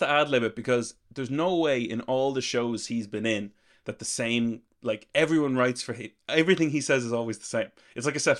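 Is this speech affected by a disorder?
No.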